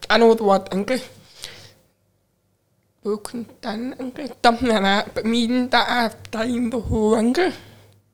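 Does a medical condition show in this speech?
Yes: profound deafness, cochlear implant; learned to listen through implant, sign language learned around age 16; learned to talk before sign language, speaks to hearing people, signs to deaf people.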